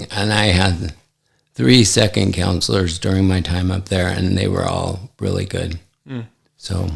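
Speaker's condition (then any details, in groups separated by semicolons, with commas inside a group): ALS; affects hand function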